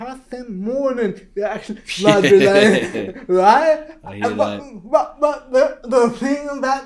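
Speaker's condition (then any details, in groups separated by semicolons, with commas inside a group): Cerebral palsy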